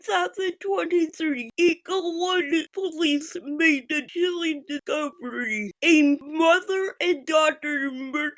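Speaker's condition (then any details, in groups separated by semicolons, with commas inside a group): Physical speech impairment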